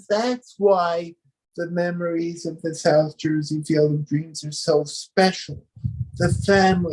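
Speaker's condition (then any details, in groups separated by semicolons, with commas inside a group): Cerebral palsy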